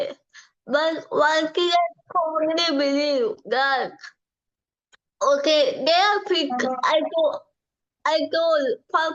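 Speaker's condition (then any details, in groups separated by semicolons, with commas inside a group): Cerebral palsy; from birth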